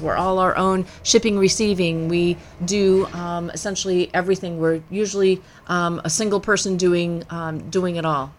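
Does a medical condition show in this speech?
No.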